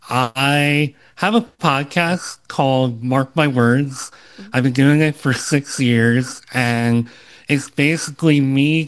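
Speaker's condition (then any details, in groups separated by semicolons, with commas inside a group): Cleft lip and palate, Opitz G/BBB syndrome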